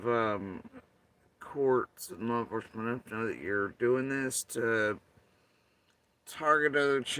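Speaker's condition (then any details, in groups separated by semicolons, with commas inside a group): Facial paralysis after surgery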